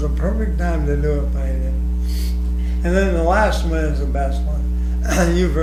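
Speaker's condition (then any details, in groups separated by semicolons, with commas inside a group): ALS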